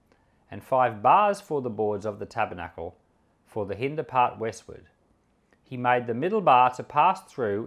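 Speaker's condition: No condition

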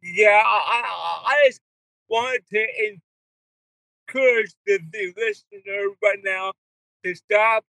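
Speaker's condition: Cerebral palsy; wheelchair user, not healed; speech impediment, talks really slow, mind thinks faster than can talk

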